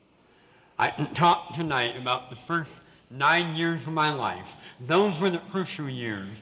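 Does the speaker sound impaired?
Yes: severe cleft palate with lisp; congenital.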